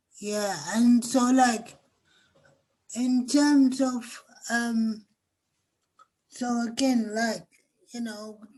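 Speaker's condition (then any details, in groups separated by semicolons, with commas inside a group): Cerebral palsy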